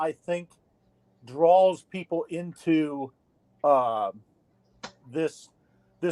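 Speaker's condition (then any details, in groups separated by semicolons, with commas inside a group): No condition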